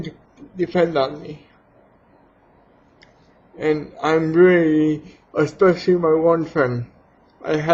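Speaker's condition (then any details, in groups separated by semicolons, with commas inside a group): Cerebral palsy; has had surgery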